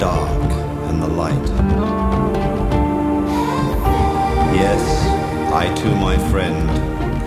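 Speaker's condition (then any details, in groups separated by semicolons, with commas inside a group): No condition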